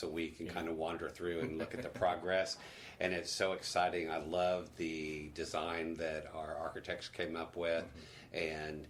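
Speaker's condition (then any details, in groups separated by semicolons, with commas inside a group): No condition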